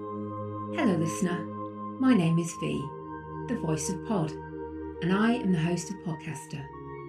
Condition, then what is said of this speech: No condition.